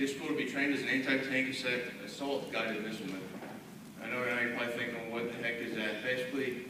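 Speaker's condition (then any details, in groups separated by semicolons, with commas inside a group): No condition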